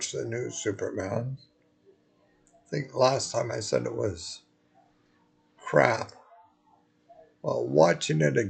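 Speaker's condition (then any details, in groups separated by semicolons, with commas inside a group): Multiple sclerosis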